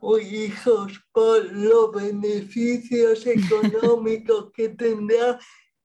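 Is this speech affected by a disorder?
Yes: cerebral palsy; present at least 40 years.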